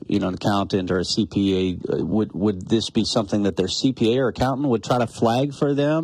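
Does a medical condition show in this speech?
No.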